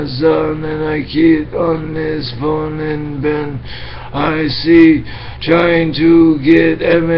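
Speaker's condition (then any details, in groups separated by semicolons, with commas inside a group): Traumatic brain injury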